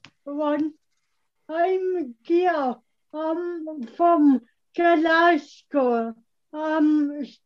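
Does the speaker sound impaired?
Yes: cerebral palsy (acted); speech hard for unfamiliar listener to understand over Zoom call, mistaken for signal problem.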